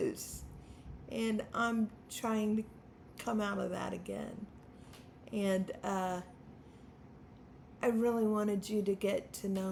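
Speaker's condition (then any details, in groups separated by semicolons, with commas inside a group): Spastic quadriplegic cerebral palsy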